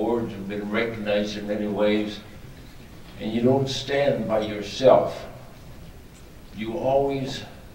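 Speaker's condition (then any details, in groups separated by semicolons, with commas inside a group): ALS; extremely weak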